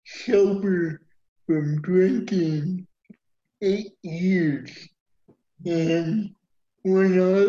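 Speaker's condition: Cerebral palsy; uses wheelchair

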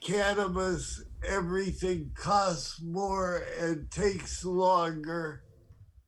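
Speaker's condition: Parkinson's disease; tremor

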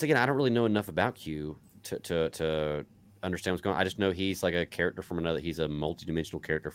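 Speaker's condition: No condition

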